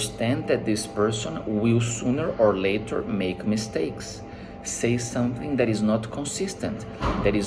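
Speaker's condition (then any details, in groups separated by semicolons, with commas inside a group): No condition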